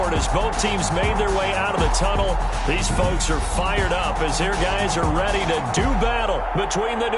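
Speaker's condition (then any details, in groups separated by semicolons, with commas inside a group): No condition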